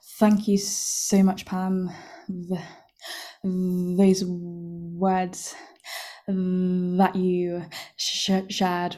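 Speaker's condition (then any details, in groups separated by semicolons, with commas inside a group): Stammer; onset with silent blocking, about 6 months saying nothing, McGuire program about 10 years ago; uses McGuire breathing technique, belt worn outside clothes as reminder to breathe deeply before speaking; stammer variable and changeable, began as silent blocks, relies on breathing technique; repeated sounds, blocks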